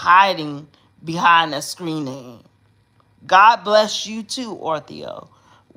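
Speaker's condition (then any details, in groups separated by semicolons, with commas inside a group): Cerebral palsy; uses specialized hospital bed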